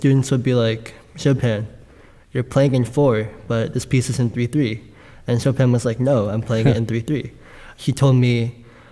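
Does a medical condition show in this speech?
Yes: bilateral cleft palate; congenital bilateral cleft palate.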